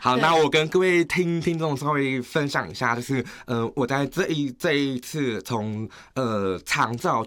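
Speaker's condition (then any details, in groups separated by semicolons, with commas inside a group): Hearing impairment, progressive acquired hearing loss; slight accent, mistaken for ABC, Southeast Asian or overseas Chinese, otherwise clear, normal word order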